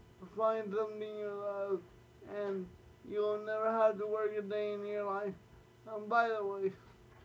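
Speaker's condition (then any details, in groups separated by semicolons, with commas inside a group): Cerebral palsy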